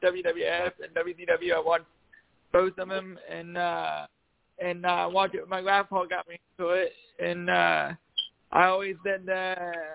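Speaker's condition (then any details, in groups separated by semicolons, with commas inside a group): Cerebral palsy; past challenges speaking up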